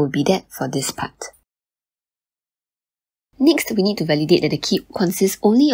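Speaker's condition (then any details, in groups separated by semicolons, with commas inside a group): No condition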